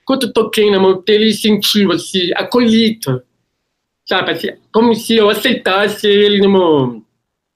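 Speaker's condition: Congenital deafness, Usher syndrome; born deaf, Usher syndrome affecting vision and hearing, same condition as brother Thierry; learned to hear and lip read, struggles to follow fast communication; relied more on hearing than lip reading

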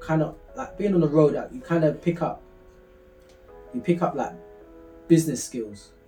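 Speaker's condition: No condition

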